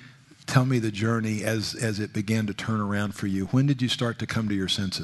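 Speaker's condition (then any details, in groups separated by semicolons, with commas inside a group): No condition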